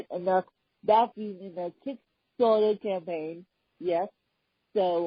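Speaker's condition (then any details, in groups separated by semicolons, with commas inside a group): Hemiplegic cerebral palsy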